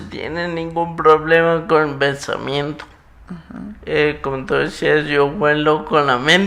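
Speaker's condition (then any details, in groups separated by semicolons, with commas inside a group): Muscular dystrophy; genetic, affects movement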